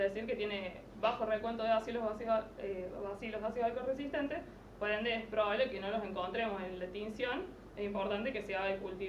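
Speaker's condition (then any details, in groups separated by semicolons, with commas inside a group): No condition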